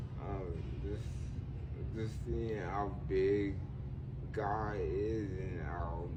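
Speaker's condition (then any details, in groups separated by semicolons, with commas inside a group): Cerebral palsy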